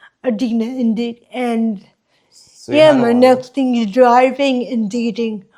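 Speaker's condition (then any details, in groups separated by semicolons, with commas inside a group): Cerebral palsy; from birth, affects walking, face, mouth; muscle transfer surgery; walking still affected, improved after surgery; affects speech, mouth and face, drooling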